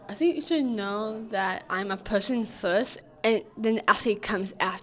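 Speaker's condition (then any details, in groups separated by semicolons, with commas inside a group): Down syndrome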